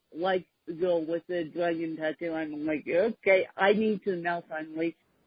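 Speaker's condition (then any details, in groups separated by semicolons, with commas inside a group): Cerebral palsy, mixed, moderate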